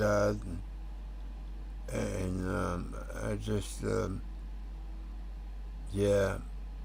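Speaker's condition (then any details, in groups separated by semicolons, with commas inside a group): Tongue cancer; tongue tumor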